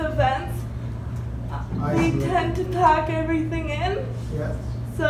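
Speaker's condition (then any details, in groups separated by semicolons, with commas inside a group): Cerebral palsy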